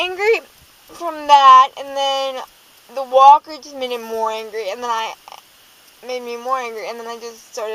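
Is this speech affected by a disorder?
Yes: cerebral palsy, dystonic hemiplegia.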